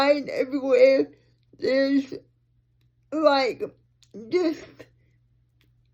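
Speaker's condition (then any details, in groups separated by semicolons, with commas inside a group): Cerebral palsy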